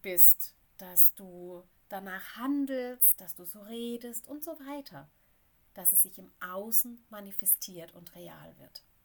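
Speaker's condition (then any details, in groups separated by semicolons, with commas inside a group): No condition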